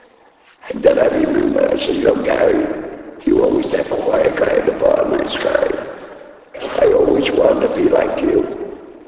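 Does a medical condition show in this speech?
Yes: laryngectomy; voice box removed by operation, device placed in throat, voice first lost at racetrack; still talking after voice box removal; speaks using device in throat, needs thumb to talk.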